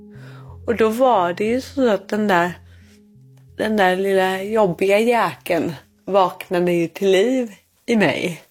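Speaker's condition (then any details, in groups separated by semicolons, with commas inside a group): Cerebral palsy; cerebral palsy from birth asphyxia, cord around neck, born without heartbeat, harder to move, balance difficulty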